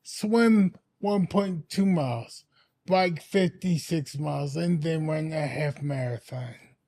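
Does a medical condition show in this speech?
Yes: anoxic brain injury.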